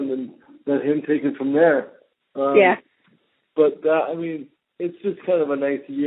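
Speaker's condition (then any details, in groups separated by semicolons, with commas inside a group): Cerebral palsy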